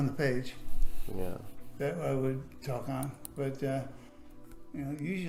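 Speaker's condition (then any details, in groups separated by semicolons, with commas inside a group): Parkinson's; affects hands, left worse than right; diagnosed 4 years ago, unable to run or exercise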